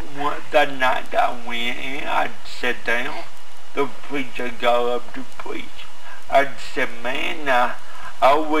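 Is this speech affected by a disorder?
Yes: cerebral palsy; from birth, 18 minutes oxygen deprivation at birth; affected by oxygen deprivation at birth.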